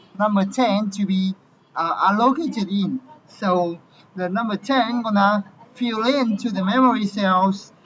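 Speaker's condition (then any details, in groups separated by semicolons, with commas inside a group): No condition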